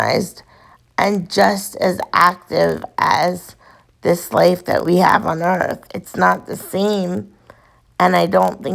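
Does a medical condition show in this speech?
Yes: cerebral palsy.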